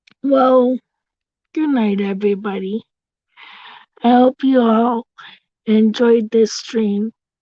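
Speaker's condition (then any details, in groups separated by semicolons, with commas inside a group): Cerebral palsy; tracheotomy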